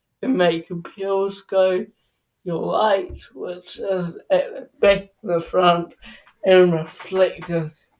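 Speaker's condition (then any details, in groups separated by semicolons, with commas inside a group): Cerebral palsy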